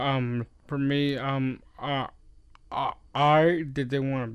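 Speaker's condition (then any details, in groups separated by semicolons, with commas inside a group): Down syndrome; known before age three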